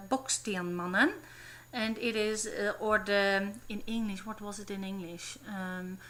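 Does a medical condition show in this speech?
No.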